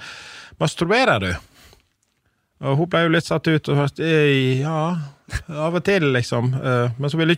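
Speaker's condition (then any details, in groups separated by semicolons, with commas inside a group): No condition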